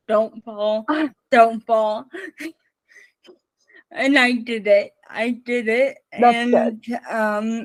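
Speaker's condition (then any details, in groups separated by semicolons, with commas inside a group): Spastic cerebral palsy, mixed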